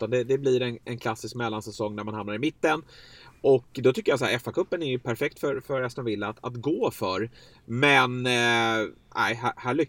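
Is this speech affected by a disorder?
No.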